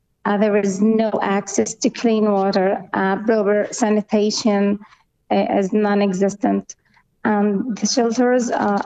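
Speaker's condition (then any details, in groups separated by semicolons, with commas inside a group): No condition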